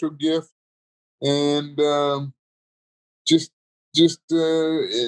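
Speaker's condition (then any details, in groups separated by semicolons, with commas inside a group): Cerebral palsy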